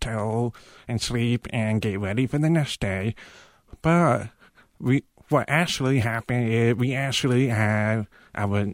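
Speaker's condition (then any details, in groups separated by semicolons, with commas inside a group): Profound deafness; uses cochlear implants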